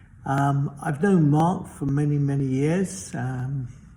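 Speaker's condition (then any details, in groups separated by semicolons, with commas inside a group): Motor neurone disease; November 2021, early speech change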